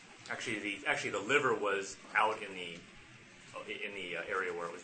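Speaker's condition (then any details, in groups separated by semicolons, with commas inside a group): No condition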